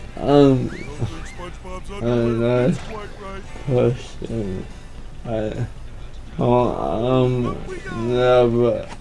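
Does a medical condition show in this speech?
Yes: cerebral palsy; atypical speech.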